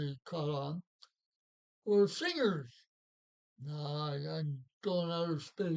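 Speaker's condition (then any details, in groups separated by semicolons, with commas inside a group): Parkinson's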